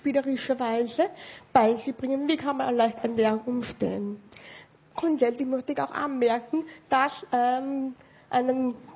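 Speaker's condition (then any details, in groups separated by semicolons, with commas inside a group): Severe hearing loss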